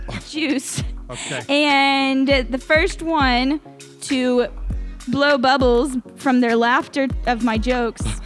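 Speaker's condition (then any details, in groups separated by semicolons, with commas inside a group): No condition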